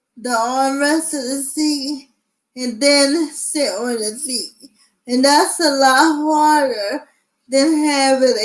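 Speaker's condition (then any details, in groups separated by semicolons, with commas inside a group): Cerebral palsy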